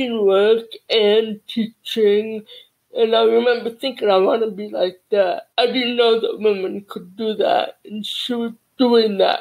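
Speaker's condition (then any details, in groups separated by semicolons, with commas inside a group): Cerebral palsy; childhood speech therapy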